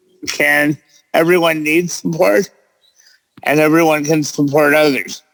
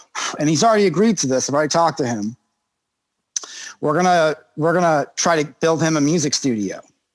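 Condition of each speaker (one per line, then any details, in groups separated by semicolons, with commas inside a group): Cerebral palsy; present since birth
No condition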